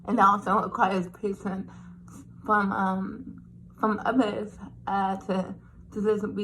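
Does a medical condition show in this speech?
Yes: cerebral palsy; since birth.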